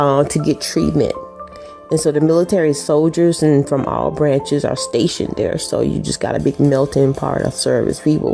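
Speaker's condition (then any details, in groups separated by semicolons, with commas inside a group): No condition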